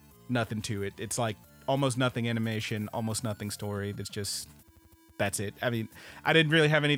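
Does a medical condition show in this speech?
No.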